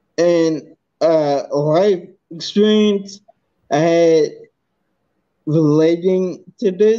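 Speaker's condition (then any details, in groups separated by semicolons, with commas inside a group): Multiple sclerosis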